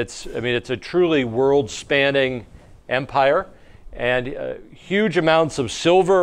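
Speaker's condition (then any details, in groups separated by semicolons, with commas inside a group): No condition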